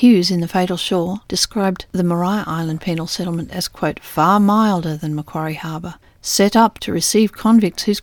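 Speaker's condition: No condition

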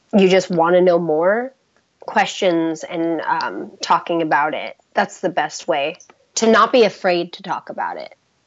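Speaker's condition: No condition

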